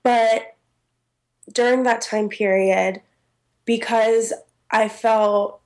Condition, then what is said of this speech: Stuttering. So I definitely stutter more during during interviews than regular conversation.